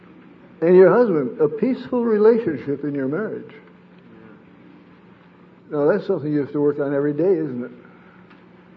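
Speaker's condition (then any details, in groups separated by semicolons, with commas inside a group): Parkinson's disease; sleep disrupted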